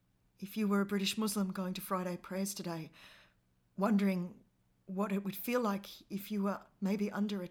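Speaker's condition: No condition

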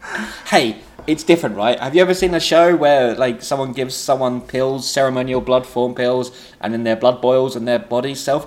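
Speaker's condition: No condition

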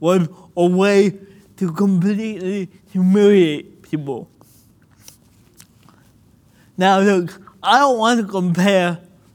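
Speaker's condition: Cerebral palsy; spasms

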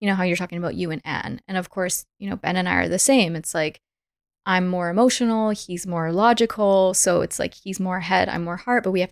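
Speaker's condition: No condition

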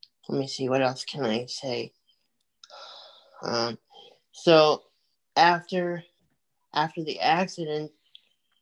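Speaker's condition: Cerebral palsy; multiple surgeries since infancy

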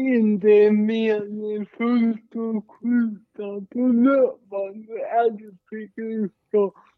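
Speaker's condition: Cerebral palsy, mild

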